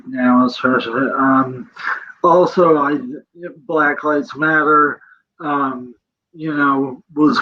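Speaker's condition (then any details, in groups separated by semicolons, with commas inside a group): Cerebral palsy; present from birth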